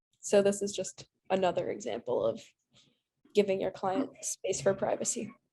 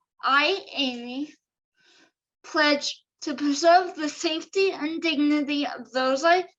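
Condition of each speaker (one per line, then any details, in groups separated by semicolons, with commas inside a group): No condition
Cerebral palsy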